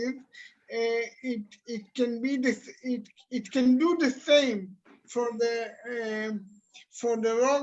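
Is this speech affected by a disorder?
Yes: cerebral palsy.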